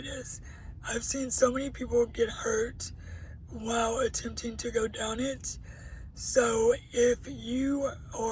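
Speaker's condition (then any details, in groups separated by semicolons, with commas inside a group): Cerebral palsy; uses a wheelchair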